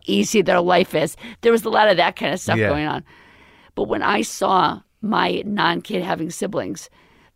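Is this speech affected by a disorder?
Yes: vocal cord paralysis; permanent left vocal cord paralysis after near-fatal pneumonia, intubation, tracheostomy, feeding tube, over 2 years ago; steroid injections earlier, recent type 1 thyroplasty, palatal adhesion, implant joining cords, another surgery possibly needed; current voice temporary after recent surgery, swallowing still hard.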